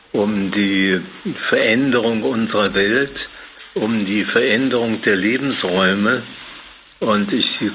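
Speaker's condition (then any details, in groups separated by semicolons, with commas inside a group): Parkinson's disease; tremor on holding a glass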